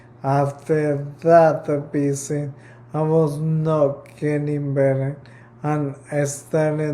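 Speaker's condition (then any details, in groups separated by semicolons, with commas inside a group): ALS/MND; nine months since onset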